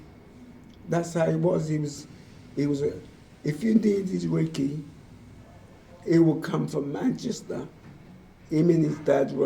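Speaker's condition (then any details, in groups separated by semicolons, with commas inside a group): Motor neurone disease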